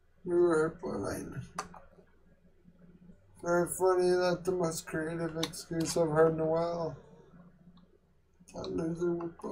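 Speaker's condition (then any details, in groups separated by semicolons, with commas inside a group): Quadriplegic cerebral palsy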